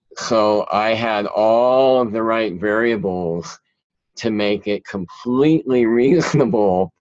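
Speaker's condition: Cleft palate; speech impediment still present

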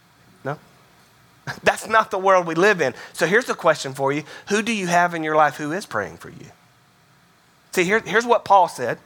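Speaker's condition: No condition

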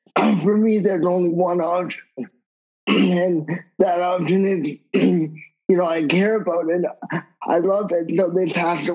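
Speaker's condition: Cerebral palsy; wheelchair user

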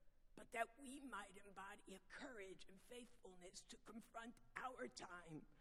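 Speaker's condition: Vocal dysphonia; has taken away ability to sing

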